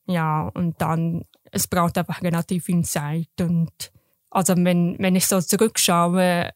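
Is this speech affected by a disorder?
Yes: deafness, congenital; raised oral, intensive hearing and speech therapy, lip reading, felt therapist's vibrations to learn sounds.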